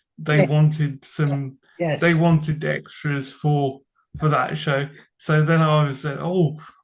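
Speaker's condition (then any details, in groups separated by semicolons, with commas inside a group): Cerebral palsy; from birth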